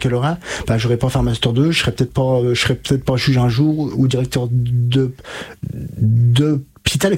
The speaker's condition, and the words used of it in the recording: Stuttering. Donc là par exemple j'ai des blocages et j'ai des répétitions, mais auparavant, avant que je fasse ce gros travail orthophonique,